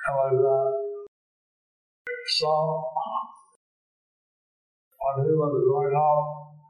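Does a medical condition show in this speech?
Yes: stroke with facial paralysis; half the face paralyzed; speech hard for some listeners to understand, another person repeats speech for listeners.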